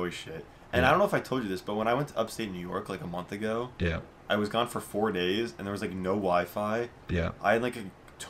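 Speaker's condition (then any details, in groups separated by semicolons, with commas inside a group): No condition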